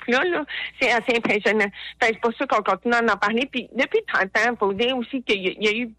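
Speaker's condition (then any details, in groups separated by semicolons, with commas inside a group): Hard of hearing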